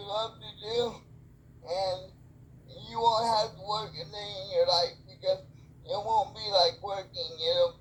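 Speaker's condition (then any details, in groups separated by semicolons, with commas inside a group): Cerebral palsy, spastic, mild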